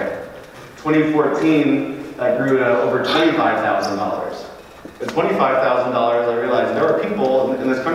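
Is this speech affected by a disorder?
No.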